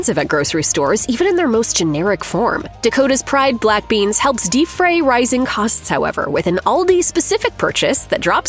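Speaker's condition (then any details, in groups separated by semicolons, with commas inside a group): No condition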